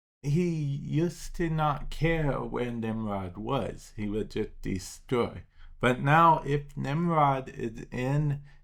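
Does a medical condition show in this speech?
Yes: cerebral palsy.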